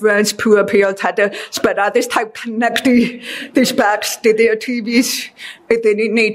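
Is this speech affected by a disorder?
Yes: deafness; deaf since childhood.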